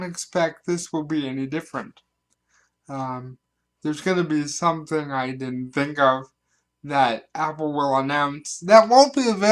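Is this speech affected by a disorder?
Yes: cerebral palsy.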